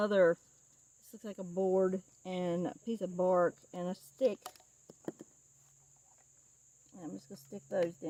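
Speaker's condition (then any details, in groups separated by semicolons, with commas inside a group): No condition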